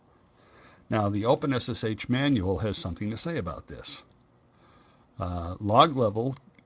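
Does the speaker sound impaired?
No.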